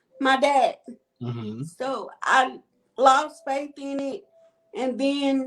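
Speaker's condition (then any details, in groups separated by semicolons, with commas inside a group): Cerebral palsy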